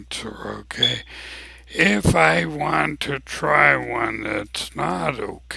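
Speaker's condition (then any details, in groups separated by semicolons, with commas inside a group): ALS; abnormally slow voice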